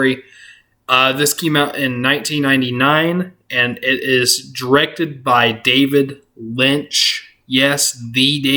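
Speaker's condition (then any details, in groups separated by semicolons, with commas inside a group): No condition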